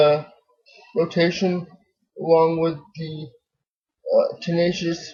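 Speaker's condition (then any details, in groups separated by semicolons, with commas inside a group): Cerebral palsy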